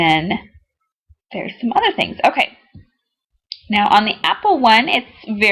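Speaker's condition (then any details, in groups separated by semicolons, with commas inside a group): No condition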